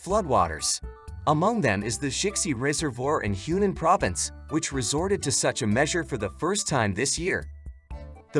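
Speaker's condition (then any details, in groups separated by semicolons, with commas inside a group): No condition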